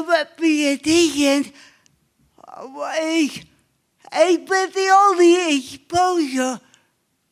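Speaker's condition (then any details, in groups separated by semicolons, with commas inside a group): Cerebral palsy; obvious speech impairment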